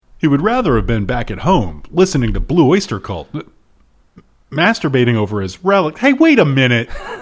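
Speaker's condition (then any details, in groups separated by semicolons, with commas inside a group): No condition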